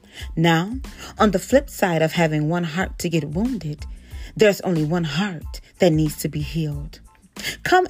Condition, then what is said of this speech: No condition.